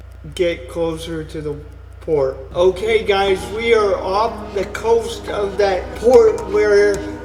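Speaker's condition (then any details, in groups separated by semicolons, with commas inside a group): Cerebral palsy; only one hand usable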